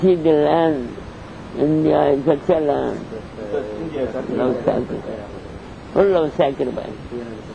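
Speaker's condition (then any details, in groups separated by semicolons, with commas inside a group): Deafness; cannot hear audience questions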